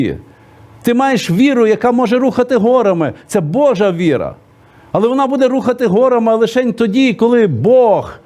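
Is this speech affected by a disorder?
No.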